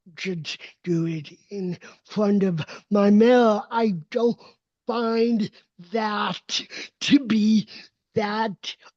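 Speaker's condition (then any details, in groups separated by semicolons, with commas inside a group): Cerebral palsy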